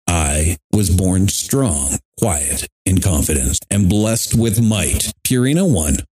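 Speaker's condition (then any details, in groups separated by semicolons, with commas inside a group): No condition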